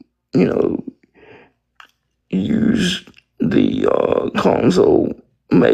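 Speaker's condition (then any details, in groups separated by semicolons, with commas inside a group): Spastic quadriplegic cerebral palsy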